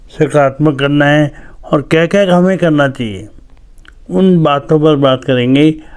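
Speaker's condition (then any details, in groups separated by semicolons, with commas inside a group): Cerebral palsy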